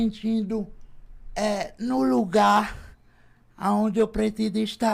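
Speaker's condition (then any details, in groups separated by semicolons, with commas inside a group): Cerebral palsy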